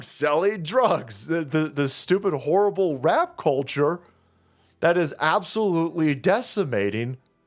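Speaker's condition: No condition

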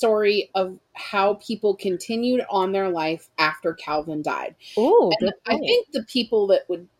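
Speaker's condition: No condition

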